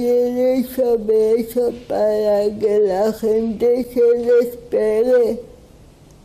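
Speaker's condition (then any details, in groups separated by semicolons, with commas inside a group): Cerebral palsy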